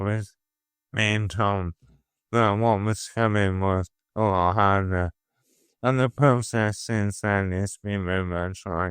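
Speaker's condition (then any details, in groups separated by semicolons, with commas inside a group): Motor neuron disease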